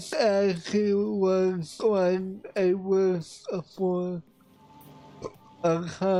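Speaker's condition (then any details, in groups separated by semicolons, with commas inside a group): Cerebral palsy; affects voice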